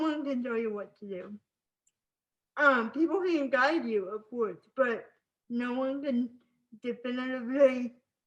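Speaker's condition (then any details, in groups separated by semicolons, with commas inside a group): Spastic cerebral palsy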